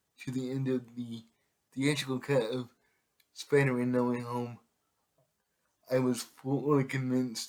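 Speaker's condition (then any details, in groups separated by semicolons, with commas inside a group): Cerebral palsy; able to speak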